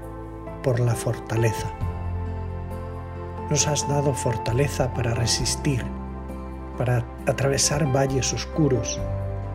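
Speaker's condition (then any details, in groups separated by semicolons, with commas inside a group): No condition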